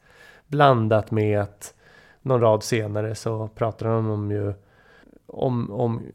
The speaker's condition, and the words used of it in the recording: None; typical speech.